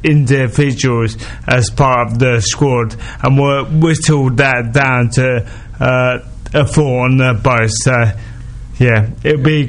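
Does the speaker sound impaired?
Yes: motor neurone disease; progressive neurological disease; daily deterioration; speech heavily impacted, slowed down, slurred around the edges.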